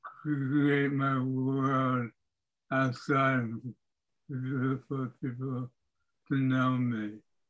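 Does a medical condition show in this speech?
Yes: Parkinson's disease; affects handwriting; symptoms five years before diagnosis, speech and physical therapy; throat muscles affect speech and swallowing, possibly deadpan delivery.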